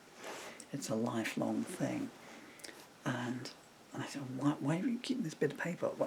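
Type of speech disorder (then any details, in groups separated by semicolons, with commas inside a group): Bulbar dysarthria; progressive bulbar palsy (MND)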